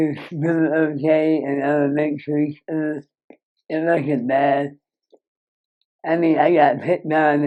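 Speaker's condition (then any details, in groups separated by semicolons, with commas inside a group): Moebius syndrome; severe nerve damage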